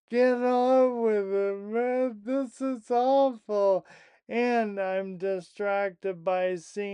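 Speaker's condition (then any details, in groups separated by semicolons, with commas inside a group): Primary lateral sclerosis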